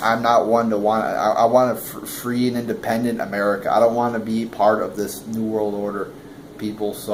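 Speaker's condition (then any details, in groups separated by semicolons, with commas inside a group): No condition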